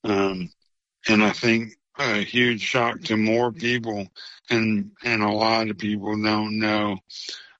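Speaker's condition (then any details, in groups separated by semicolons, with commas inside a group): ALS; slower progression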